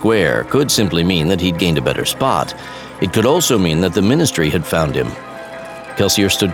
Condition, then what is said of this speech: No condition.